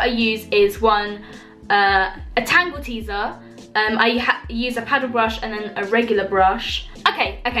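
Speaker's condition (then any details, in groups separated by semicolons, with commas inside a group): No condition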